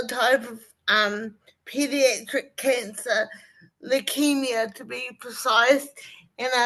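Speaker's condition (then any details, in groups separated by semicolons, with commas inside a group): Cerebral palsy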